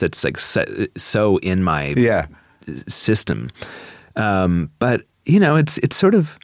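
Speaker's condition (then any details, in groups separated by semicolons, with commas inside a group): Stutter; self-reported mid-conversation, brief repetition of phrases; repeated sounds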